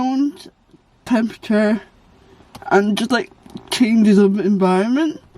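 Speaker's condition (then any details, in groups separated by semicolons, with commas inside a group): Cerebral palsy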